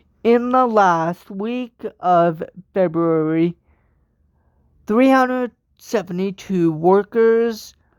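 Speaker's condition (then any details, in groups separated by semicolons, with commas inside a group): Cerebral palsy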